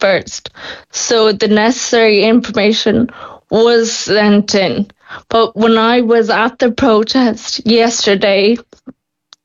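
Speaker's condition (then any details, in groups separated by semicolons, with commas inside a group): Friedreich's ataxia; progressive, wheelchair user, in 20s, sky claras drug by Biogen wanted, not yet funded; losing speech, losing swallow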